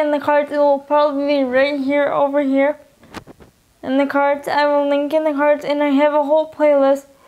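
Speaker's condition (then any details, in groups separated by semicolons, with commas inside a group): Cerebral palsy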